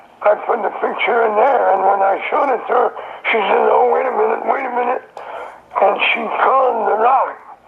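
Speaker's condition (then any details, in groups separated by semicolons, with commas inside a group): Throat cancer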